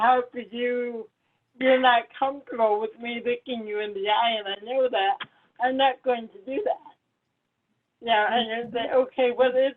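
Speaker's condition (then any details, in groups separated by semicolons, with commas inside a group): Cerebral palsy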